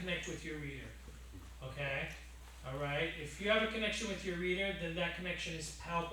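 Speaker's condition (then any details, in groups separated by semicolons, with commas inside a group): No condition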